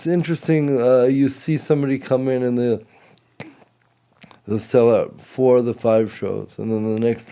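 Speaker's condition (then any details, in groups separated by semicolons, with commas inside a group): Cerebral palsy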